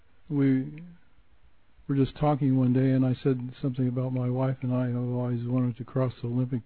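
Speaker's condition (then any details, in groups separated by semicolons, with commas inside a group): Parkinson's; John Coleman's alternative approach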